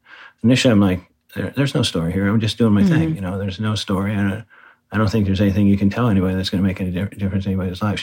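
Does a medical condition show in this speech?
Yes: Parkinson's disease; about 6 years since diagnosis, low medication first 3 years, more as symptoms worsen.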